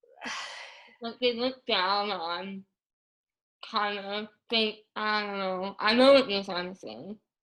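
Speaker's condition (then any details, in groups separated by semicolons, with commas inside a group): Moebius syndrome; paralyzed tongue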